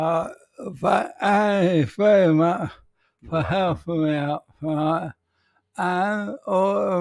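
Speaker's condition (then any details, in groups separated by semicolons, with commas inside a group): ALS; voice may sound peculiar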